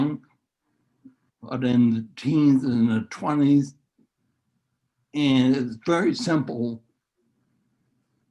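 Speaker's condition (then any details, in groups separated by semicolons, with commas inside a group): Neurological disease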